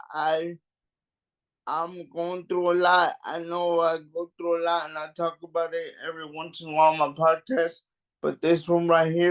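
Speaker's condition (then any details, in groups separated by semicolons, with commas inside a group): Cerebral palsy; mild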